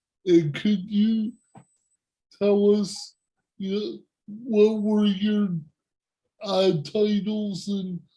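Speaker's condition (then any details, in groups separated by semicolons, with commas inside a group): Cerebral palsy; present from birth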